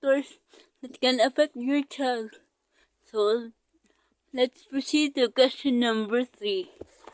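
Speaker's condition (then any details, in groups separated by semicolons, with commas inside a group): Cerebral palsy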